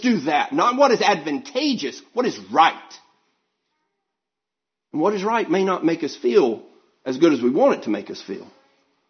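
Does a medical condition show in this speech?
No.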